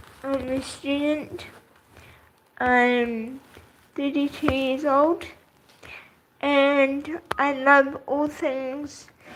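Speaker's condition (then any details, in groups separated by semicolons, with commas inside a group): Cerebral palsy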